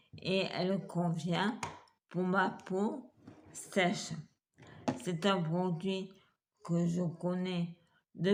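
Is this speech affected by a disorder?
Yes: multiple sclerosis; uses wheelchair.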